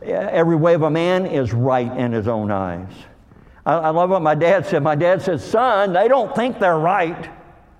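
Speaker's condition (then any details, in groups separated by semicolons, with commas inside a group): Cleft lip and palate; called hair lip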